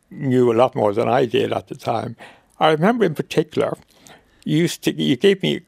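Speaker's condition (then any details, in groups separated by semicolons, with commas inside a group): Motor neuron disease; wheelchair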